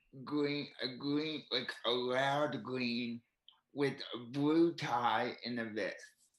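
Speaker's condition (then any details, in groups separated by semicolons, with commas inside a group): Cerebral palsy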